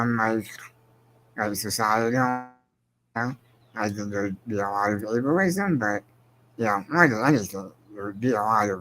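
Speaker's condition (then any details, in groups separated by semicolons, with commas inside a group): Spinal muscular atrophy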